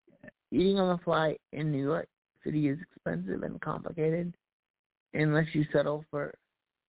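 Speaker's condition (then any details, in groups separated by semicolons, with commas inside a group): Cerebral palsy; voice improved over last year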